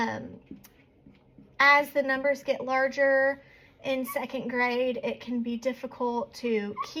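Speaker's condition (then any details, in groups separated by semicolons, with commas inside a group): No condition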